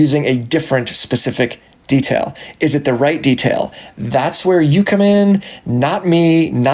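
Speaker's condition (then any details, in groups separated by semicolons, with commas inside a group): No condition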